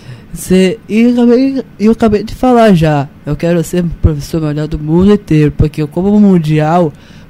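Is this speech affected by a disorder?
Yes: Down syndrome; 18 years old, turning 19.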